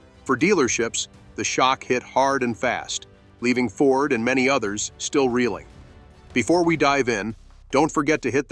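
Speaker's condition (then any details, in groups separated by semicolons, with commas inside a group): No condition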